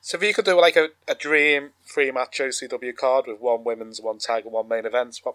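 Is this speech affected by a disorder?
No.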